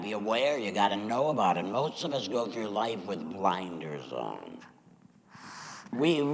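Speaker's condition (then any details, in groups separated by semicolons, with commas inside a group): Laryngectomy; says used to serve God with voice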